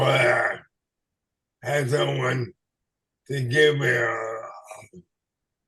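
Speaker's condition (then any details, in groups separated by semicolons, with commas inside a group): ALS/MND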